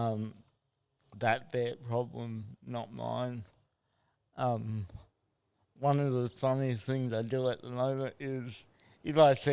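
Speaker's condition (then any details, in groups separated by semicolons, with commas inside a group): Cerebral palsy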